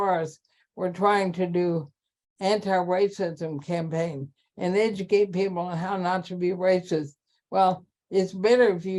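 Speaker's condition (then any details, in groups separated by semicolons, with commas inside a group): ALS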